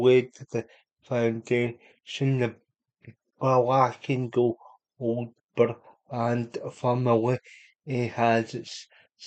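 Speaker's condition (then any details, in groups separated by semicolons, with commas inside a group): Cerebral palsy; unable to walk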